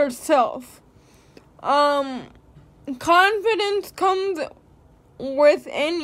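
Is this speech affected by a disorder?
Yes: cerebral palsy.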